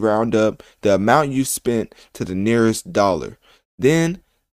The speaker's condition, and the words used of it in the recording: None; typical speech.